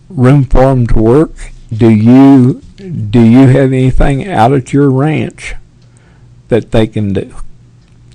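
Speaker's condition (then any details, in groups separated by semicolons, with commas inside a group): Parkinson's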